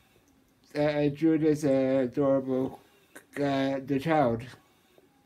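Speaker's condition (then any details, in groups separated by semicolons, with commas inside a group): Muscular dystrophy, Duchenne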